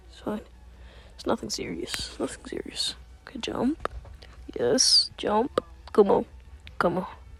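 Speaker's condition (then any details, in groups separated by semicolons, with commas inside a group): No condition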